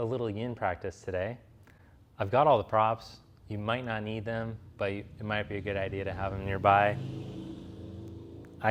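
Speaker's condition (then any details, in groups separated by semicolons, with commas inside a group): No condition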